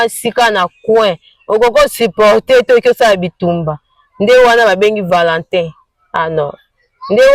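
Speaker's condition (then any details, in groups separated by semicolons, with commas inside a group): No condition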